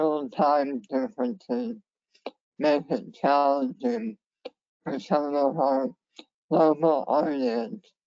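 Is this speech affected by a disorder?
Yes: head and neck cancer.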